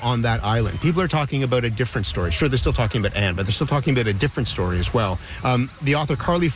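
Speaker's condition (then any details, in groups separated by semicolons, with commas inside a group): No condition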